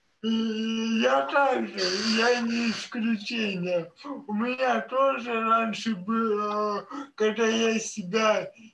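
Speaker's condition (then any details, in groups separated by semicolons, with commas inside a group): Cerebral palsy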